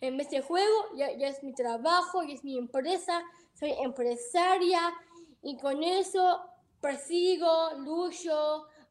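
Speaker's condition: Down syndrome; present from birth, heart surgery

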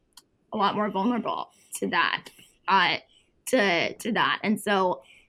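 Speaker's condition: Tracheostomy; tracheostomy tube for breathing, had whole life, nurse accompanied through childhood

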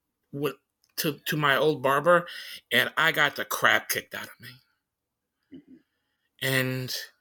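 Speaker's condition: Stutter; stutter noticeable during interview; repeated sounds

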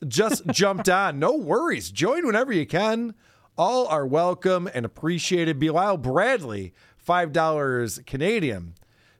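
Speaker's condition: No condition

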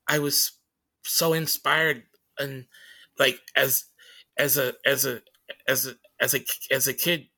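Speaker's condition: Stutter; stutters during conversation, acknowledged by speaker; repeated sounds, repeated words, blocks

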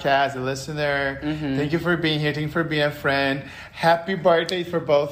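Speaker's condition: No condition

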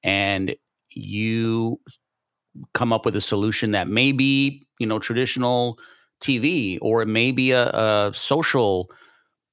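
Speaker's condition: No condition

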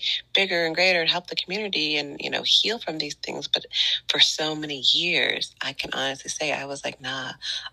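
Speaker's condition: No condition

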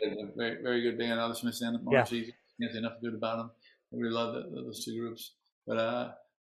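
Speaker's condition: Parkinson's disease; tremor largely controlled, tips over a lot, balance problems, some regression, trying new drugs, daily exercises

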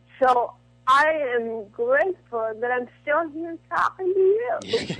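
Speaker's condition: Cerebral palsy; dependent on Botox

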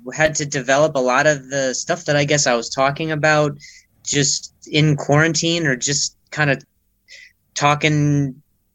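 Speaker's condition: Stutter; severe early in comedy career; voice used to be very slow, now much better; prolonged sounds

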